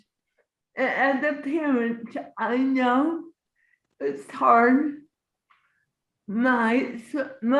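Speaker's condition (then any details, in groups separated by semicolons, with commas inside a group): Cerebral palsy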